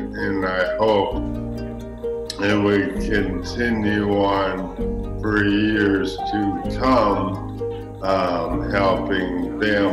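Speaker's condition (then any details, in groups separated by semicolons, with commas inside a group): ALS; recently diagnosed, changing; clear before diagnosis, speech since changed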